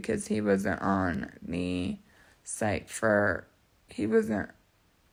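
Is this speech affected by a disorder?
Yes: cerebral palsy.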